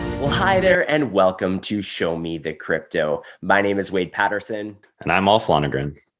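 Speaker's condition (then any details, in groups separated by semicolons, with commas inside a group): No condition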